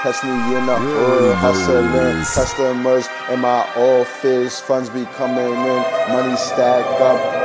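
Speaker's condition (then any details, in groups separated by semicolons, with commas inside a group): No condition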